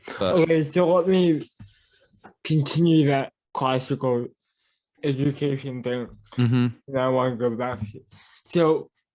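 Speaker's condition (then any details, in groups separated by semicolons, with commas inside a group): Cerebral palsy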